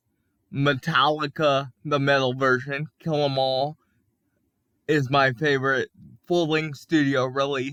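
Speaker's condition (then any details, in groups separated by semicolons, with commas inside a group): Cerebral palsy; can speak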